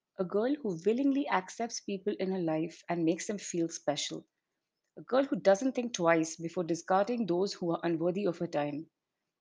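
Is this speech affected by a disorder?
No.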